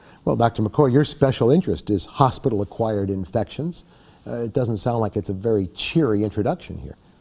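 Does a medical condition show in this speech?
No.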